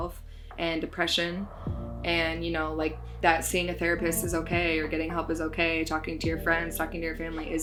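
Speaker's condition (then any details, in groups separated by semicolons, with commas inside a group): No condition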